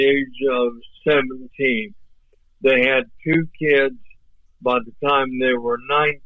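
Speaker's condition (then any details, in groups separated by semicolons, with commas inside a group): ALS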